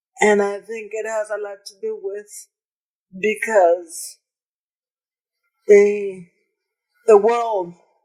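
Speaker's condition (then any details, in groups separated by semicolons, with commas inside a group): Cerebral palsy; present from birth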